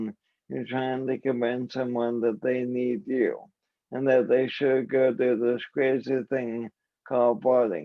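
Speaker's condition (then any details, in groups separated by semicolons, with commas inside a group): ALS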